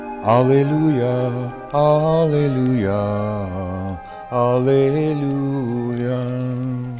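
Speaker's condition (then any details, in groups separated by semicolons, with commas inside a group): No condition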